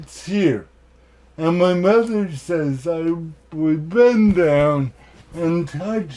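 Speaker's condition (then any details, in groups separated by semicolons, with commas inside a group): Cerebral palsy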